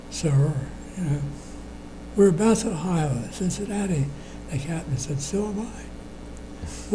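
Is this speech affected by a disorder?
Yes: Parkinson's disease.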